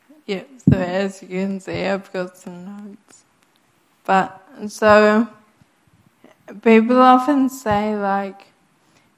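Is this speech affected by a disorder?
Yes: Friedreich's ataxia; cannot speak if quiet.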